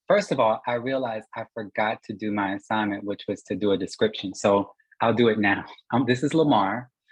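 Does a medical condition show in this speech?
No.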